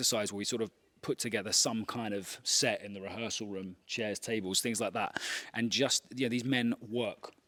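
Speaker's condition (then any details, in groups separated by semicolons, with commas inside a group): No condition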